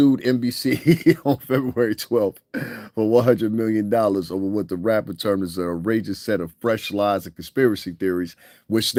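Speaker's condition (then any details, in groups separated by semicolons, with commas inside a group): No condition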